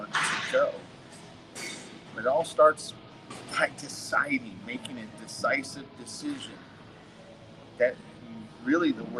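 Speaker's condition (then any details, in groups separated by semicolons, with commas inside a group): No condition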